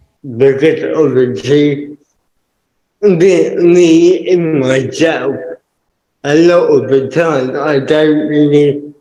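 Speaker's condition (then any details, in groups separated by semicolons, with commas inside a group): Cerebral palsy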